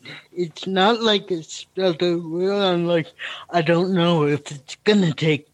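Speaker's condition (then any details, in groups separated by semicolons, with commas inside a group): Cerebral palsy; noticeable speech impediment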